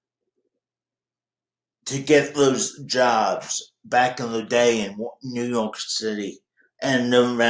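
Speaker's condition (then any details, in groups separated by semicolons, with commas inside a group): Cerebral palsy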